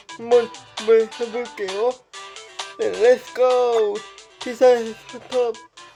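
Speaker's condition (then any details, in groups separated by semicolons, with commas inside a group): Brain lesion disability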